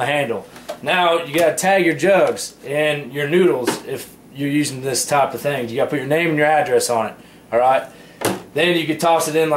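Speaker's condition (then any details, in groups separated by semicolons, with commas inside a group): No condition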